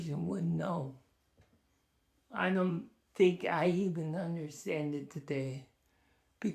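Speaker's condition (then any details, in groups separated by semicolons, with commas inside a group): ALS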